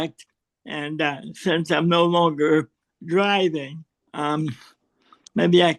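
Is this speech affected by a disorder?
Yes: cerebral palsy.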